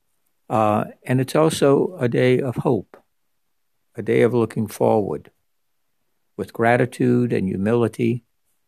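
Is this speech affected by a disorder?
No.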